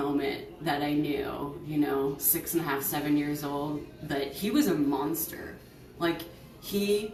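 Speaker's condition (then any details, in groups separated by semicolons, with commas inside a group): No condition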